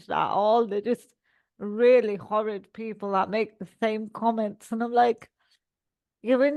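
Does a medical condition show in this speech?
Yes: cerebral palsy; all four limbs.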